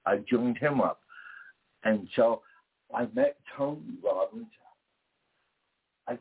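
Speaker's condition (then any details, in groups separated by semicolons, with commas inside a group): Damaged vocal cord; may talk too fast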